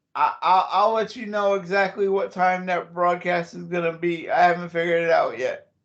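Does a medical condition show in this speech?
Yes: cerebral palsy; since childhood.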